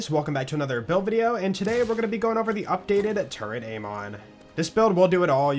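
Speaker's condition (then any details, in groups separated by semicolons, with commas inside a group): No condition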